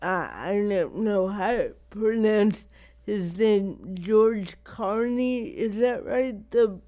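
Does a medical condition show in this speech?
Yes: cerebral palsy; lack of muscle control and spasticity.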